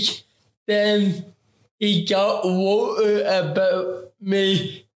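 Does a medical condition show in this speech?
Yes: ataxic cerebral palsy; taken very slow.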